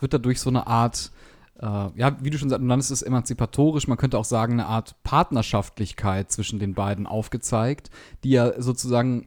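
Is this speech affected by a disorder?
No.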